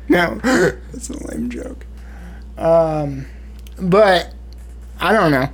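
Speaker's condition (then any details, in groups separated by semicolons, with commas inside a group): Cerebral palsy, spastic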